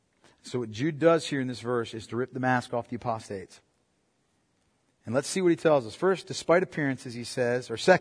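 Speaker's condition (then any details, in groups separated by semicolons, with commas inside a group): No condition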